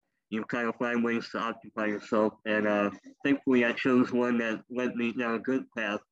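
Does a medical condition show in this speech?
Yes: cleft lip and palate; congenital, rare genetic birth disorder, couple dozen operations in first months, elective leg amputations, former wheelchair user; speech impediment from cleft lip and palate.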